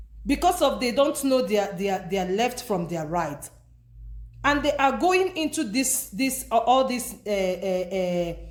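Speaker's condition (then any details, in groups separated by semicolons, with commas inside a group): No condition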